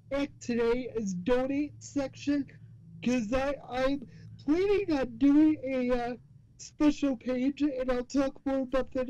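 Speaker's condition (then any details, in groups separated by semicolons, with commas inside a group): Cerebral palsy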